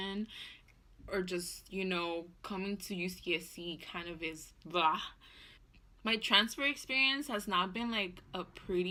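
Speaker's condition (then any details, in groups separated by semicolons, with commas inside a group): No condition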